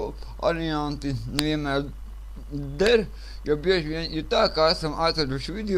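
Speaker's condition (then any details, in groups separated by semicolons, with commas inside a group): Cerebral palsy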